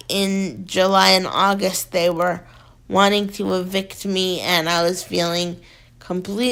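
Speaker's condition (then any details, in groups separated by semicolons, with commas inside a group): Cerebral palsy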